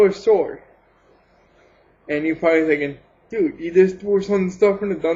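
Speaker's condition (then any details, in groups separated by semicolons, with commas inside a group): Cerebral palsy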